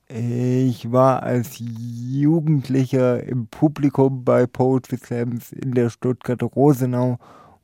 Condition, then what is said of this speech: Stuttering. Damals habe ich im Sommer eine Sprachtherapie gemacht, die Kasseler Stottertherapie, und durch diesen Intensivkurs hat sich mein Sprechen und damit auch mein gesamtes Leben sehr zum Besseren gewendet.